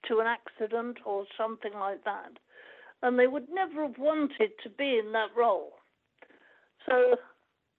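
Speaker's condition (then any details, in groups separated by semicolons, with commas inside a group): Cerebral palsy; dictated book to steve who typed, speaks fast when in full flow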